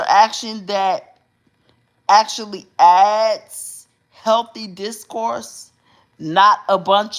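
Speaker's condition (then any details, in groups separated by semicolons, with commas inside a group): Cerebral palsy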